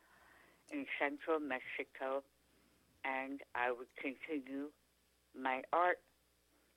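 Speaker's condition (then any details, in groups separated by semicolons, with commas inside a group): Tongue cancer; now speaks pretty clearly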